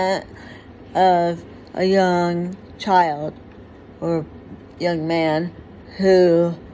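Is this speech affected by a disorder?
Yes: Huntington's disease; inherited.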